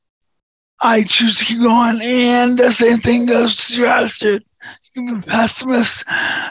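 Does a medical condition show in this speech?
Yes: neurofibromatosis type 2; voice shot from brain stem tumor, surgery hoped to improve voice and hearing.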